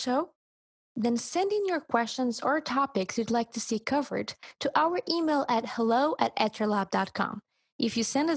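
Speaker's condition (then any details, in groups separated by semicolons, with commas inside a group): No condition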